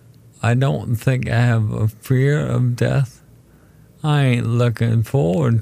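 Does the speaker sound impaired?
Yes: ALS; diagnosed almost 4 years ago.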